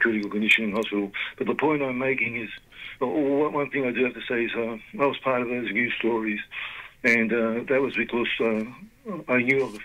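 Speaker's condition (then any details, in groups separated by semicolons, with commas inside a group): Parkinson's disease; diagnosed 2019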